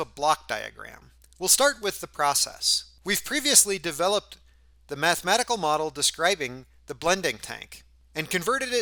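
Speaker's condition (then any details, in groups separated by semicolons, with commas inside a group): No condition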